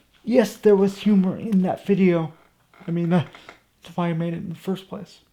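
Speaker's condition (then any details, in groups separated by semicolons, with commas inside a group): Cerebral palsy; from birth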